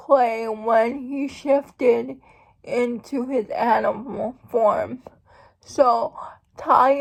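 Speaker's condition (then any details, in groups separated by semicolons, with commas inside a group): Cerebral palsy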